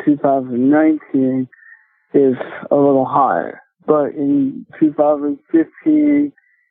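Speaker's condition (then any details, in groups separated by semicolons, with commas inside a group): Cerebral palsy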